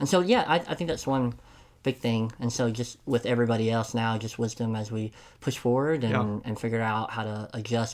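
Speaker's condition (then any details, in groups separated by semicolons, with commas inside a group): Cleft lip and palate; congenital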